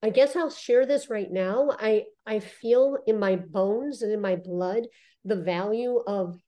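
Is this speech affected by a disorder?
Yes: cleft lip and palate; spoke funny and whistled before reconstruction at 17.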